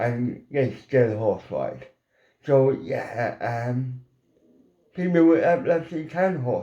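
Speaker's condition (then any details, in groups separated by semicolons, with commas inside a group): Cerebral palsy; mild, ataxic type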